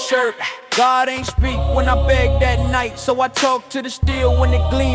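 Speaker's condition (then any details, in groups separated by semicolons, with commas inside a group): No condition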